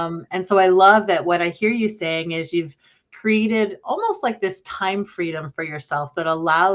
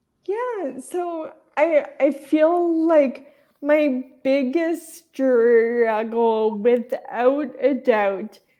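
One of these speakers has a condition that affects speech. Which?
The second: traumatic brain injury; still slows things.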